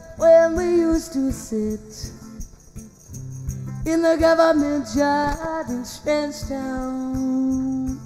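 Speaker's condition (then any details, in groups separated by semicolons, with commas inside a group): No condition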